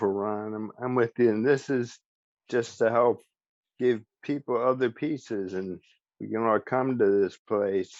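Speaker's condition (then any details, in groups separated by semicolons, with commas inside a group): ALS; speech still preserved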